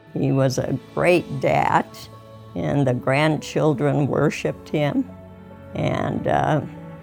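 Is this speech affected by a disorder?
Yes: ALS; rare incurable progressive neurodegenerative disease, diagnosed about 3 years ago, lost ability to walk, wheelchair user; about 3 years since diagnosis, cannot walk, arms and hands still move somewhat.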